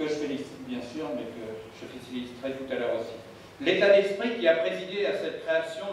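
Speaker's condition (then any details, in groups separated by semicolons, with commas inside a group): No condition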